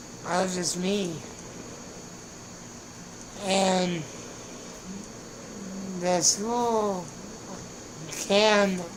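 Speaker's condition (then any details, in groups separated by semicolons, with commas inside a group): Spinal muscular atrophy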